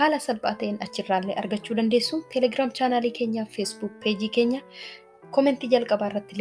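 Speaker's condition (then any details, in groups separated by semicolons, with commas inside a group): No condition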